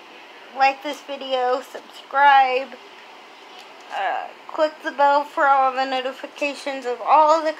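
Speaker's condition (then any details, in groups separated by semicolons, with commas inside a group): Cerebral palsy; mainly right side, right hand contracted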